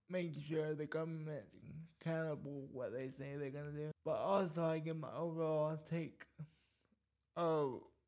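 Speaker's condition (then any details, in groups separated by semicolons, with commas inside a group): Cerebral palsy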